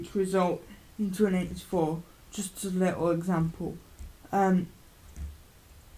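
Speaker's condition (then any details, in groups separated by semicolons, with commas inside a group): Cerebral palsy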